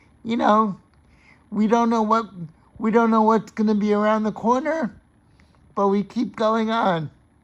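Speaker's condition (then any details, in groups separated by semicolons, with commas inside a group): Cerebral palsy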